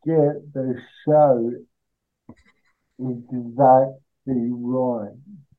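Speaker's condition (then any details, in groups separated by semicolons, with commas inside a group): Cerebral palsy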